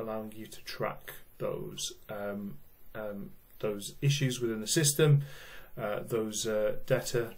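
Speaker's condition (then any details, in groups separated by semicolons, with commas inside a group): No condition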